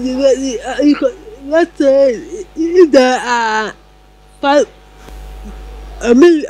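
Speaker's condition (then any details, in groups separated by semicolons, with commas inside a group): Cerebral palsy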